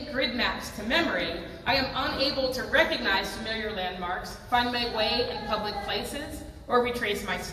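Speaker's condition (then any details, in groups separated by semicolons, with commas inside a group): No condition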